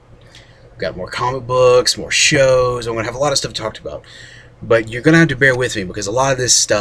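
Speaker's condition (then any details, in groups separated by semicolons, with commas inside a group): No condition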